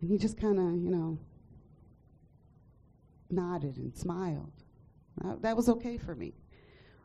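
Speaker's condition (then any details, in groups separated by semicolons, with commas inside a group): No condition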